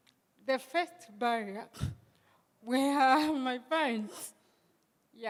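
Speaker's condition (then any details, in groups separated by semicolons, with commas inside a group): Cerebral palsy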